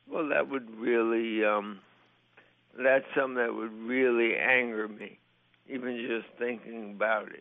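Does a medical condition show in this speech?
Yes: Lou Gehrig's disease; als, recently disclosed publicly; still able to drive and go to work; voice a mess, audibly affected, others assume drunk.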